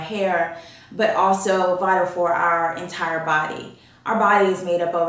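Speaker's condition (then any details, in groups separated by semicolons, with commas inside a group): No condition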